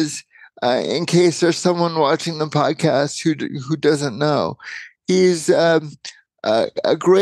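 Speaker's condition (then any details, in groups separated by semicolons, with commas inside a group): Cerebral palsy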